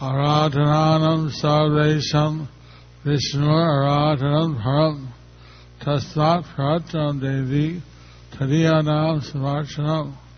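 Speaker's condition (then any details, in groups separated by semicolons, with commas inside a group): Stroke; stroke a little over a year ago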